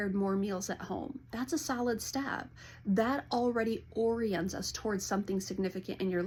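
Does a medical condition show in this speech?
No.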